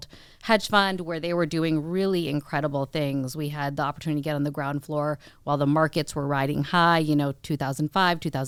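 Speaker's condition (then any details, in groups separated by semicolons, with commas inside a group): No condition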